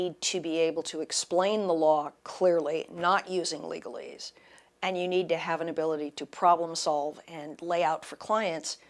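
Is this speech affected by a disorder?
No.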